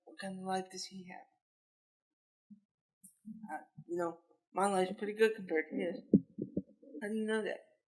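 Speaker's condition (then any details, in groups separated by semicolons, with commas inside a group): Cerebral palsy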